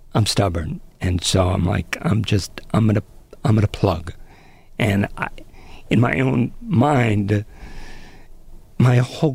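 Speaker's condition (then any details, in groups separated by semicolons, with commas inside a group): Spasmodic dysphonia; abductor (opening) form laryngeal dystonia, onset over past few years, worsened by stress, ended broadcast career; labored delivery, words slurring together, runs out of breath, lost range and normal inflection, comes and goes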